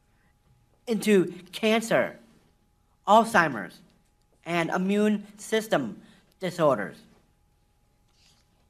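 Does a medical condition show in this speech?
Yes: Down syndrome.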